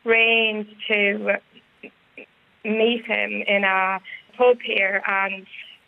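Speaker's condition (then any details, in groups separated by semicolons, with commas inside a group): Stutter; stutter from about age 3, progressively worse with age, childhood speech therapy without benefit; age 37, severity varies by day and situation, eases as conversation goes on; stutters on words such as coke, worse under pressure or when others finish words; prolonged sounds, blocks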